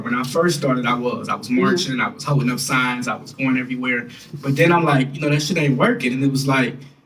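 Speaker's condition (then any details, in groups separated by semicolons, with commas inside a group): No condition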